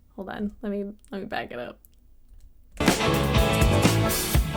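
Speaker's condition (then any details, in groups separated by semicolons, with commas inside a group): No condition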